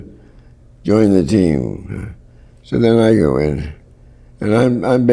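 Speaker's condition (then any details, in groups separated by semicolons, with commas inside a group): Parkinson's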